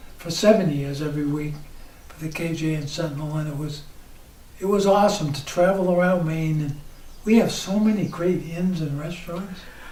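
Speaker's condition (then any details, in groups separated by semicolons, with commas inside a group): ALS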